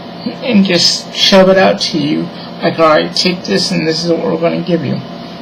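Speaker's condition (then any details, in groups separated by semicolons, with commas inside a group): Cerebral palsy; diplegia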